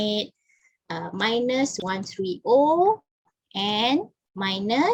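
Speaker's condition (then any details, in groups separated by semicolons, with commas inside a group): No condition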